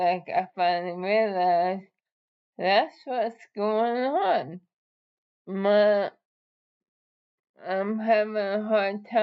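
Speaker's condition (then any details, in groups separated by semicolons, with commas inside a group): ALS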